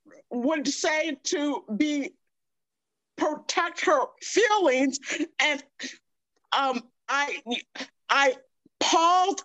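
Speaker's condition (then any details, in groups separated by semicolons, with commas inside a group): Aphasia; difficulty thinking how to spell words, unable to text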